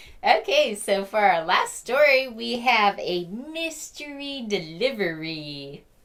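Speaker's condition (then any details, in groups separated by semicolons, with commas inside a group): No condition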